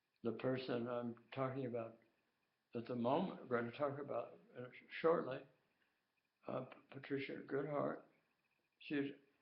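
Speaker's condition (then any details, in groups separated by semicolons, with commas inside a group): Tongue cancer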